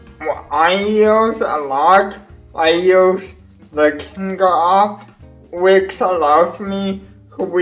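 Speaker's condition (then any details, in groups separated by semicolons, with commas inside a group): Cerebral palsy; wheelchair user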